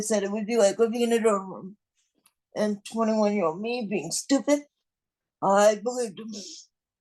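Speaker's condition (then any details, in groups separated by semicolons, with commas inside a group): Cerebral palsy; non-progressive, will not improve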